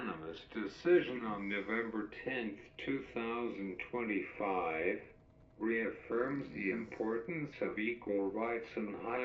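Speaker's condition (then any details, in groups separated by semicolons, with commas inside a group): Cerebral palsy; uses wheelchair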